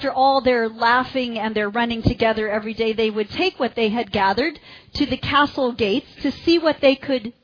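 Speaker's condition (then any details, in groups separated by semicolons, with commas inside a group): No condition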